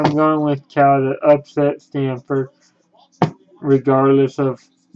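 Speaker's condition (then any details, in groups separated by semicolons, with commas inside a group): Cerebral palsy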